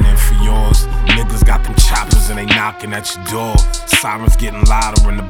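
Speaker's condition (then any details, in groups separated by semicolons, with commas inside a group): No condition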